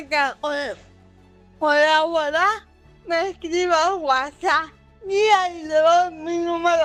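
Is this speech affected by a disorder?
Yes: cerebral palsy.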